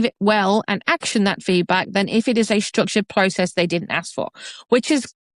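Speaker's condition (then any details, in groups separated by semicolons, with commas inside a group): No condition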